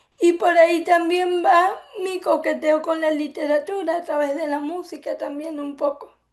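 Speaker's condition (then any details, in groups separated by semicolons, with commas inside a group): Cerebral palsy; from birth; affects speech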